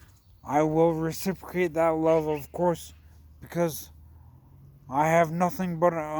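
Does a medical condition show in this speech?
Yes: traumatic brain injury.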